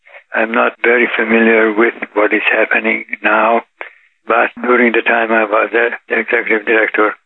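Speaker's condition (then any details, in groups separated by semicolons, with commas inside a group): Parkinson's disease; practices 1 hour)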